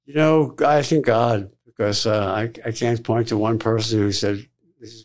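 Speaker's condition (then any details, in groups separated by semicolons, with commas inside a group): Tongue cancer surgery; tongue (glossopharyngeal) cancer, tongue lesion found on biopsy, surgically excised; survivor after tongue surgery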